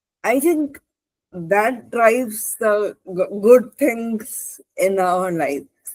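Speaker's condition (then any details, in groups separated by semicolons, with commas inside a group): Cerebral palsy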